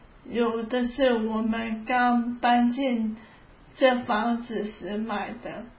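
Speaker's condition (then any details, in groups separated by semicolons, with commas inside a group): ALS; onset about three years ago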